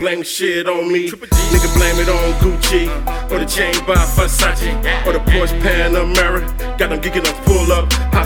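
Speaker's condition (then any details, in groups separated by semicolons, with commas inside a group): No condition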